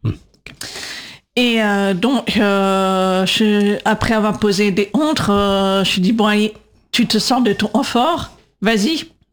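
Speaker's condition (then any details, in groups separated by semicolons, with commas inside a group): Deaf from birth, congenital; follows show via live transcription by Céline Ripoll, needs subtitles and transcripts for videos, podcasts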